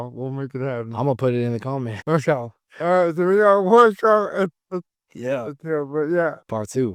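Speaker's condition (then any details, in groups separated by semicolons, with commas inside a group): Cerebral palsy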